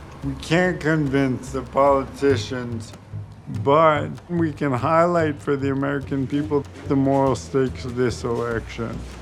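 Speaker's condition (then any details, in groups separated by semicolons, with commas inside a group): ALS; voice fading, less melodious, needs rest, later synthetic voice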